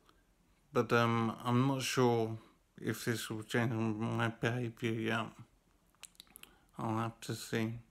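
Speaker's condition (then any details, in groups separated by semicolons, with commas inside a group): Brain injury; severe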